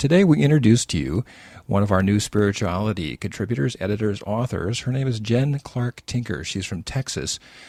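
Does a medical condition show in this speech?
No.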